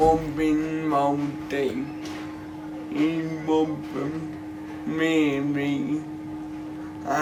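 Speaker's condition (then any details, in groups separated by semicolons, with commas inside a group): Cerebral palsy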